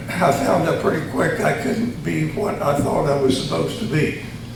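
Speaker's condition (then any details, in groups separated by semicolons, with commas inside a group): Tongue cancer surgery; both sides of tongue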